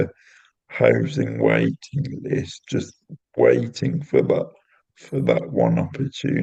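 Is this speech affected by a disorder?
Yes: cerebral palsy; intrathecal baclofen pump.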